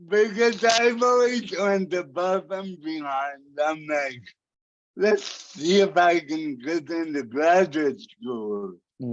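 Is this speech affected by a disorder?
Yes: cerebral palsy.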